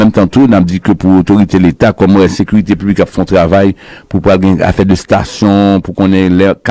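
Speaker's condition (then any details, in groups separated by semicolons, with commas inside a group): No condition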